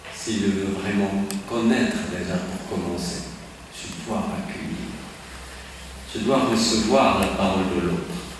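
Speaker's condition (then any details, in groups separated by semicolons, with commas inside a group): No condition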